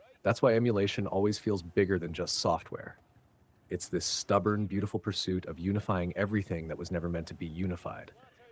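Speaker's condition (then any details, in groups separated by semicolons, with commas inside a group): No condition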